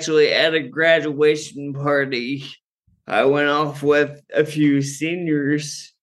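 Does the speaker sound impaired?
Yes: Friedreich's ataxia; genetic neuromuscular condition, present from birth, normal childhood, slowly worsening, diagnosed in college; progressive, managed with cannabis for neuropathic pain, muscle relaxing, sleep; ataxia worse when not well-rested.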